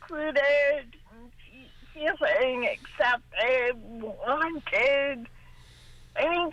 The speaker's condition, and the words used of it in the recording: Cerebral palsy. I'm perfectly able to understand her, yeah.